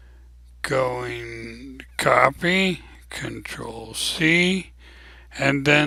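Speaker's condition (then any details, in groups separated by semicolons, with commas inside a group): ALS; abnormally slow voice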